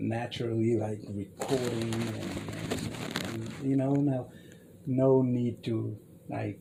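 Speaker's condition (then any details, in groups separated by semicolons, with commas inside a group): No condition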